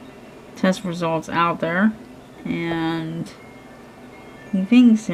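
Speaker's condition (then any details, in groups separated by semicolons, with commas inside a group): Cerebral palsy; hands affected, shaking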